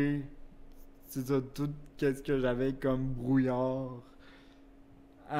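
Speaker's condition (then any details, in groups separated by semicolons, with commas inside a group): Cerebral palsy; wheelchair use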